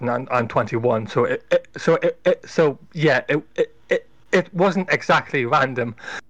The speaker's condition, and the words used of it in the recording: Stuttering. Sometimes I stutter, sometimes I slur, sometimes I freeze on a word.